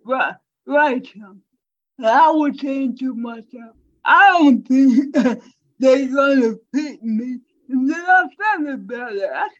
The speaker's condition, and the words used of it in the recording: Cerebral palsy. By me having a speech impairment that doesn't help the problem because usually when people hear a teacher, they, they think it affects your brain as well.